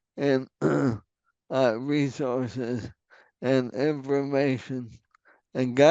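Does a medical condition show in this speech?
Yes: ALS.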